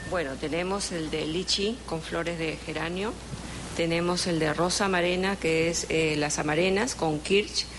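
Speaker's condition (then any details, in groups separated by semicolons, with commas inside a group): No condition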